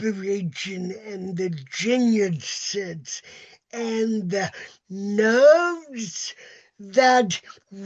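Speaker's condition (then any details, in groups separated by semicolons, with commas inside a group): Cerebral palsy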